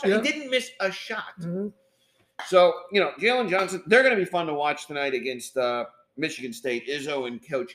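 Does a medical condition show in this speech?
No.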